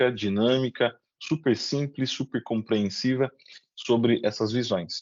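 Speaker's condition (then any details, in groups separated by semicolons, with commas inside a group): No condition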